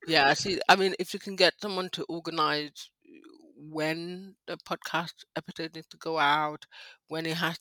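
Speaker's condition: High-frequency hearing loss, speech impediment, mild; lifelong high-frequency hearing loss, not deaf, hears low frequencies and deep voices, bells; cannot pronounce certain words often starting with ch, never heard

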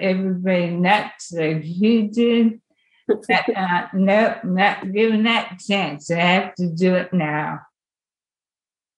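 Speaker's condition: ALS; voice changed, can no longer sing or perform, voice banked

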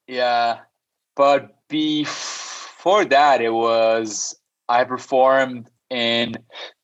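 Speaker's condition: Stutter; stutter since childhood, stutters in six languages: English, French, Spanish, Arabic, Portuguese, Armenian; no stuttering when singing, avoided speaking for years out of fear, later joined Toastmasters and debating club; prolonged sounds, blocks

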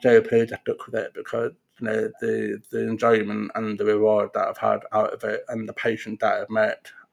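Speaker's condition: Profound deafness; congenital profound deafness, diagnosed at 18 months, no hearing; talks despite consultant predicting no speech and need for sign language

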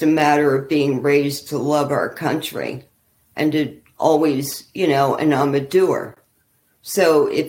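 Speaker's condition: ALS; walking impaired

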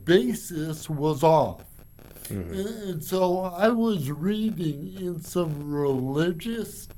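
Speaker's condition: Cerebral palsy; from birth

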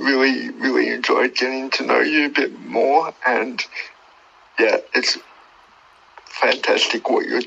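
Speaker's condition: Cerebral palsy; from birth, born two months premature, died twice at birth, brain damage

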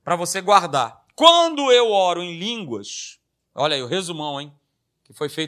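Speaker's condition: No condition

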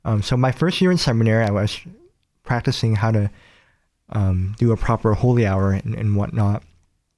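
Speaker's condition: Cleft palate; nose and lip

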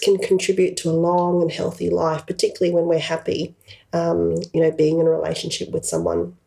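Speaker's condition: No condition

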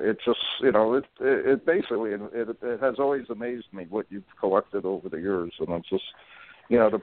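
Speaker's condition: No condition

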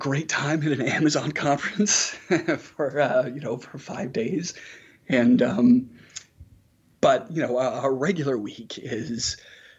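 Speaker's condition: Spasmodic dysphonia; can manipulate certain words and vocal cords to produce sound

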